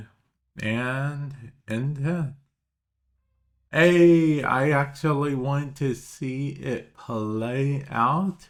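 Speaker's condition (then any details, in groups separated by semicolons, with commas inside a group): Cerebral palsy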